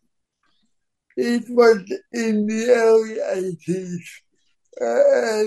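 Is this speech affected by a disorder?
Yes: cerebral palsy; wheelchair user.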